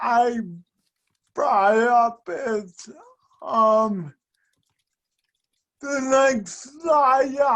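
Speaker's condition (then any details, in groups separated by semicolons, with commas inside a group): Speech and mobility impairment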